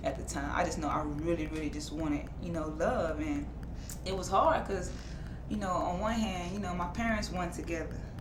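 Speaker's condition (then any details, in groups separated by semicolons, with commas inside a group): No condition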